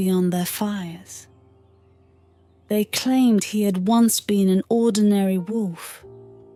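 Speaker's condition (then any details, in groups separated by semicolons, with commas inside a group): No condition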